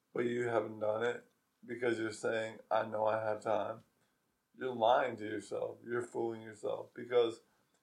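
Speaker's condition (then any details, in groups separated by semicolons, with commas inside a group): ALS; progressive weakness, reduced athletic performance before diagnosis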